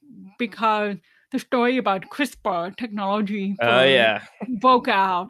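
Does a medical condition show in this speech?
Yes: deafness, severe; about 99% hearing loss, hearing aids worn whole life, cochlear implant candidate; uses hearing aids, relies heavily on lip reading, does not sign, not fluent in ASL.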